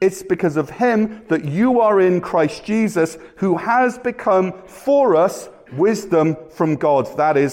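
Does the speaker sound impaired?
No.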